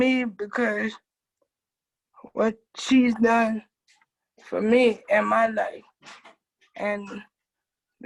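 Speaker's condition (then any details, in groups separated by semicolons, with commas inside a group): Cerebral palsy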